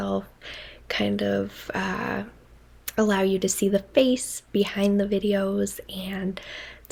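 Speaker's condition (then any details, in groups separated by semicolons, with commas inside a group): No condition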